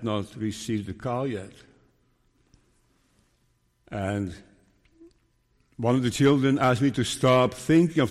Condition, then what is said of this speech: Parkinson's disease. I know that I now sometimes stutter and blur words, ...